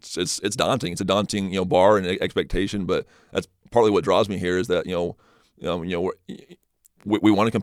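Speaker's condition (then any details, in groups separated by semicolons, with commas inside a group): Stutter; stutter first noticed in high school, not as a child, magnified speaking Spanish as a missionary; has seen speech therapists, helped a little, uses detailed preparation to reduce stuttering; stutters off the cuff, trips over words, can't get a word out, less when prepared and confident; repeated sounds, blocks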